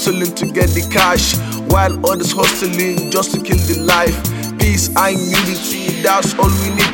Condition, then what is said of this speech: None; typical speech.